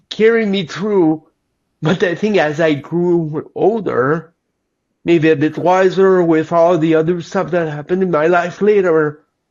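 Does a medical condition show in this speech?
Yes: cerebral palsy; lifelong.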